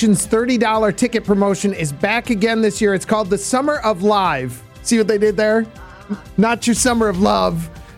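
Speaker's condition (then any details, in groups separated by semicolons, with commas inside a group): No condition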